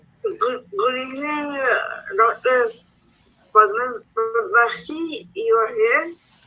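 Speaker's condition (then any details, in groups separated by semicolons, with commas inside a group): Cerebral palsy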